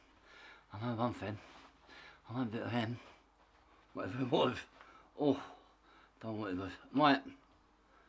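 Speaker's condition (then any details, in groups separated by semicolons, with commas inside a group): Tongue cancer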